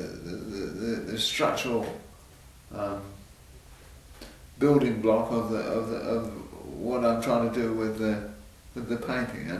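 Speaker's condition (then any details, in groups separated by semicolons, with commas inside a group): Parkinson's disease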